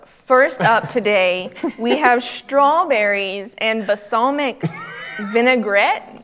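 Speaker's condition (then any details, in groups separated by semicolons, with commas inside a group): No condition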